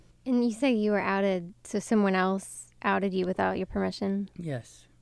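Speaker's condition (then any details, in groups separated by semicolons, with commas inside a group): No condition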